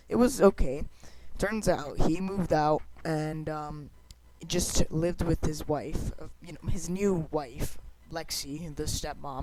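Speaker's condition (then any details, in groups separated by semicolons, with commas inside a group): No condition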